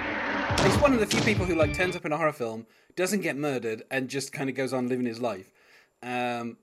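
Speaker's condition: No condition

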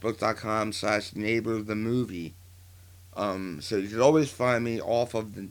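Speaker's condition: Partial glossectomy for tongue cancer, partial, 40% of right tongue; stage 3

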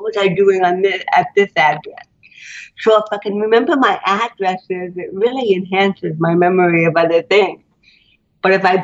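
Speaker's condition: Cerebral palsy; titanium neck limiting looking up

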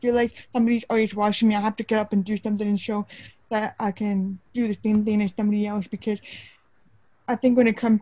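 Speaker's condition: Deaf / hard of hearing, congenital; hard of hearing or deaf since birth

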